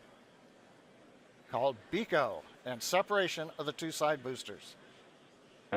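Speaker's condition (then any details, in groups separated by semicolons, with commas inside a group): No condition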